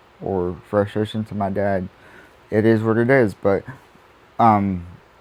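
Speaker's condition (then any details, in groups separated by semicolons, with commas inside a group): Cerebral palsy; sometimes stops talking due to spasm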